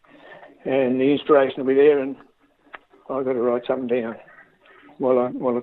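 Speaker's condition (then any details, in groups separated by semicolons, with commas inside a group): Parkinson's disease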